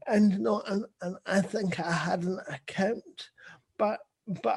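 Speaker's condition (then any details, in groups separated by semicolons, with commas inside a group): Cerebral palsy; visible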